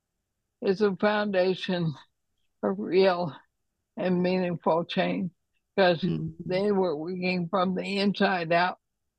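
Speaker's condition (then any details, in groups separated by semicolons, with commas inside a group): ALS; types carefully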